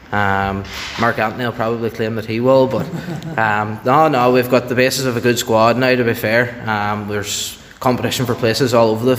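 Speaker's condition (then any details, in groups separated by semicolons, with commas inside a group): No condition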